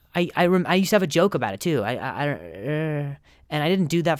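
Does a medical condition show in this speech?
Yes: stutter; speech coaches, practices control before shows; much improved, still stutters; very severe at first, hit himself in frustration; here repeated sounds, repeated words, prolonged sounds.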